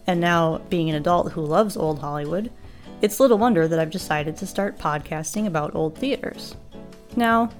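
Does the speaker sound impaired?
No.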